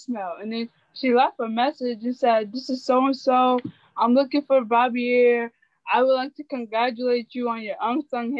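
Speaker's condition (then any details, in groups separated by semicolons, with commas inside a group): Cerebral palsy; affects muscles and body movements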